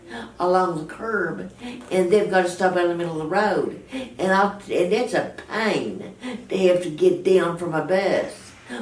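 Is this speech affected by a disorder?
Yes: cerebral palsy, mild.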